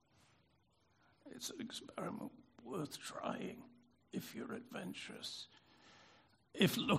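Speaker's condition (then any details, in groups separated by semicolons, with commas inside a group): Spasmodic dysphonia; lost three-octave singing range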